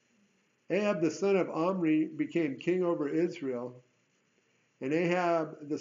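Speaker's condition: No condition

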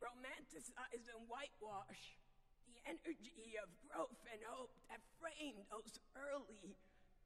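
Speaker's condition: Vocal dysphonia; noticeably sultry voice, not painful, lost singing ability, still able to speak

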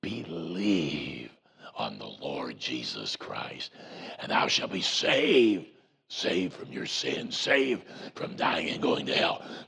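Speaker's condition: Voice box removal needed; 35 treatments over about seven weeks

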